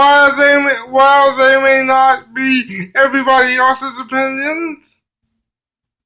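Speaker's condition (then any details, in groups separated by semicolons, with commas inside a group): Cerebral palsy; brain damage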